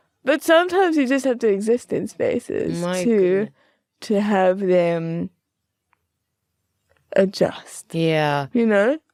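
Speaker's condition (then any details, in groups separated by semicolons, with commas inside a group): Cerebral palsy, spastic quadriplegia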